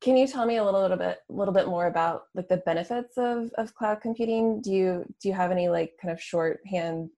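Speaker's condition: No condition

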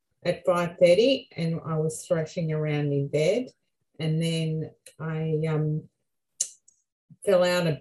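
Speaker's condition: Aphasia; left middle cerebral artery clot stroke, PFO, clot-busting therapy, clot retrieval, right-sided paralysis at onset; reduced right hand function, fatigue, sensory overload, speech therapy and OT discharged, later NDIS funding; affects spoken and written language, word finding difficulty, trouble with numbers, unable to speak at onset

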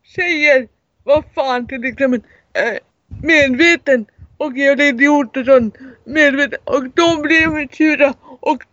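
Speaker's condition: Cerebral palsy; severe, wheelchair user

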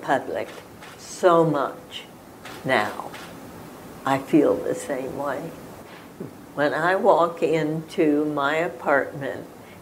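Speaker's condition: Spasmodic dysphonia; throat cancer suspected

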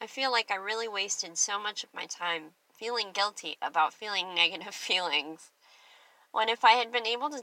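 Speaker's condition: Cleft lip and palate; clear speech

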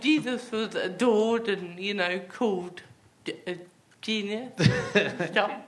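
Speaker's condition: Athetoid cerebral palsy; with myotonia and ataxia

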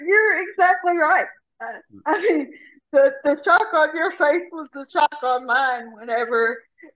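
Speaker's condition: Cerebral palsy; severe rotator cuff tear

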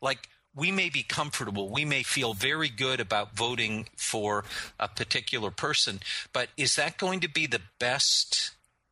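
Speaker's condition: No condition

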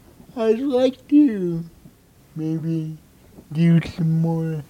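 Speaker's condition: Cerebral palsy; no medication

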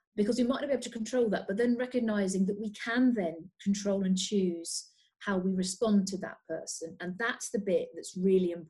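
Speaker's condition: No condition

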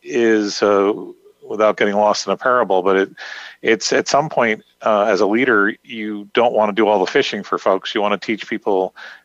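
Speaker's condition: No condition

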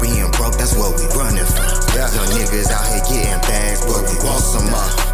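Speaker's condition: No condition

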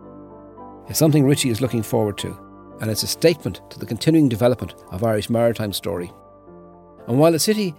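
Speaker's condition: No condition

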